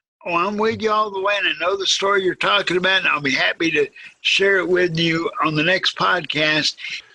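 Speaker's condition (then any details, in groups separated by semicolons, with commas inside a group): Cerebral palsy, severe; quadriplegic, lifelong wheelchair user, limited limb use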